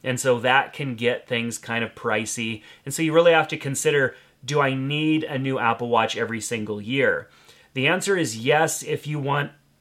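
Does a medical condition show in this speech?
No.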